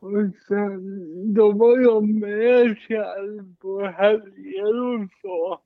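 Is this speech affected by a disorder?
Yes: cerebral palsy; present from birth, brain oxygen deprivation, heart not beating at delivery, mild; difficulty with fine motor movements like zippers, shoelaces, buttons, uses adapted rifle.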